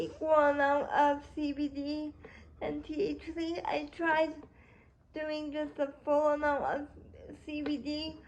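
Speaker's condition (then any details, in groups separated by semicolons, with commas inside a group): Cerebral palsy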